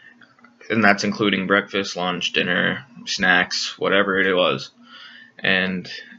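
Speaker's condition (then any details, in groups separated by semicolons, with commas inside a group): No condition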